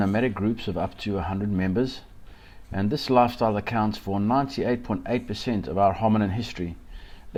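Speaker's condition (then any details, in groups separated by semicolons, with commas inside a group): No condition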